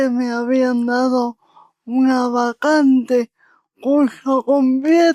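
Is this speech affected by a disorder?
Yes: cerebral palsy.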